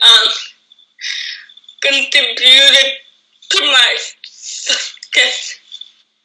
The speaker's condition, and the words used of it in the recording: Cerebral palsy. Um, you said at a young age you you know you were from Sri Lanka, um, and you were told that you would never walk or talk, which you know clearly you're talking